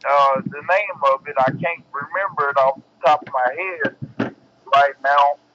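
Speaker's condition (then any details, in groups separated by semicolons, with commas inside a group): Cerebral palsy; bedbound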